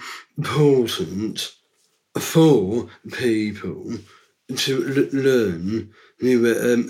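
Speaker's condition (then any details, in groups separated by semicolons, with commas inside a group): Down syndrome; three copies of chromosome 21, from birth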